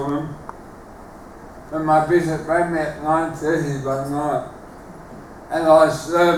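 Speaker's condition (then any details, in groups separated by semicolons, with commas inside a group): Motor neuron disease; terminal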